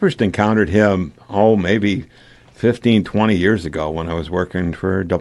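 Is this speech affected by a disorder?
No.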